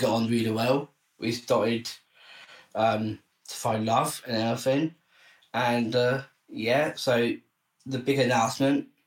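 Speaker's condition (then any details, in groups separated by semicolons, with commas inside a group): Down syndrome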